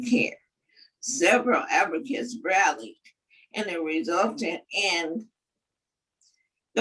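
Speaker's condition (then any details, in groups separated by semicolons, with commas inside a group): Cerebral palsy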